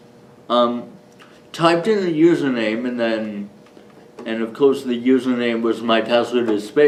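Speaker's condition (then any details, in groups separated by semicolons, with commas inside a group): Cerebral palsy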